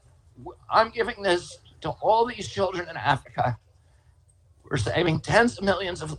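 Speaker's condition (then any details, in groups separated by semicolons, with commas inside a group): Spasmodic dystonia; voice trembles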